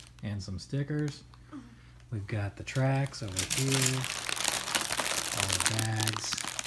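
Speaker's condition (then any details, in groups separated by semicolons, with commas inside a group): No condition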